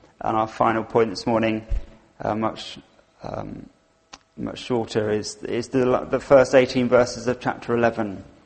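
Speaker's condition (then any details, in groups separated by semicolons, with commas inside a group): No condition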